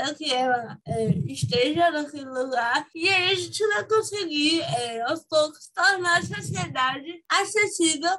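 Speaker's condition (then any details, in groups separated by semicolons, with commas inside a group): Cerebral palsy; from birth, motor sequelae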